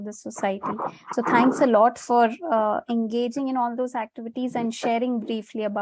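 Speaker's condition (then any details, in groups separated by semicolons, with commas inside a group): No condition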